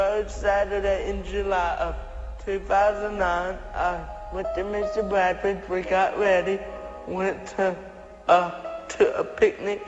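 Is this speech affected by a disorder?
Yes: cerebral palsy.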